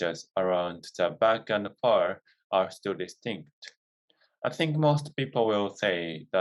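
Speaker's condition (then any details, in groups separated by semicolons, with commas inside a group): No condition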